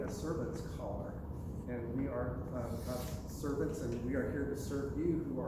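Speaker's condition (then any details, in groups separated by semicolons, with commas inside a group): No condition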